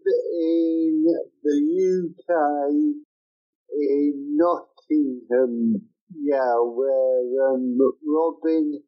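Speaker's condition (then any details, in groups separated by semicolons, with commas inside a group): Cerebral palsy; from birth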